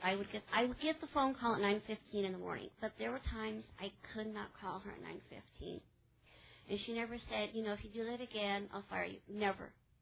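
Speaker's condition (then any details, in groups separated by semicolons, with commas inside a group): Cleft palate; congenital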